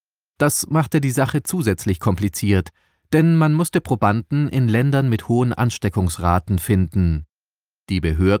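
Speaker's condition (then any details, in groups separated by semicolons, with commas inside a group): No condition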